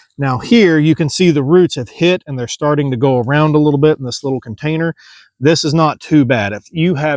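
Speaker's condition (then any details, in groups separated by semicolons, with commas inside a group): No condition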